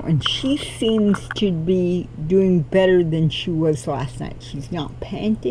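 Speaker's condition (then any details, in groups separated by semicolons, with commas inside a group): Cerebral palsy; cannot walk, crawls to get around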